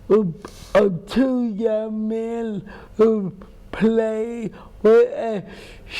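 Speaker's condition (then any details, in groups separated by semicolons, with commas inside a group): Cerebral palsy; affects walking and gait; speech impairment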